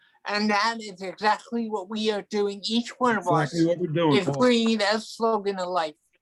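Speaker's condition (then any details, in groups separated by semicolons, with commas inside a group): Cerebral palsy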